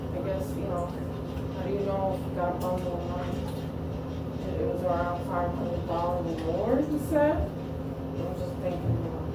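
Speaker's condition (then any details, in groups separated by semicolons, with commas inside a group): No condition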